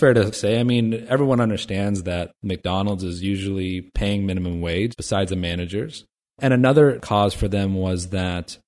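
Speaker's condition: No condition

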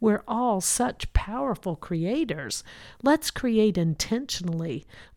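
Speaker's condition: No condition

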